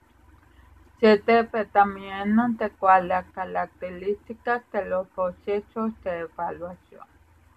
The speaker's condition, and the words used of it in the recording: Cerebral palsy. Parálisis cerebral hipotónica es decir, que tengo poco equilibrio, dificultad al caminar, al hablar y con lentitud al escribir.